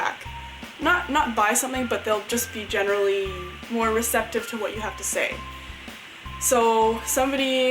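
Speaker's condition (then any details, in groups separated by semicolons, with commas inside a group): No condition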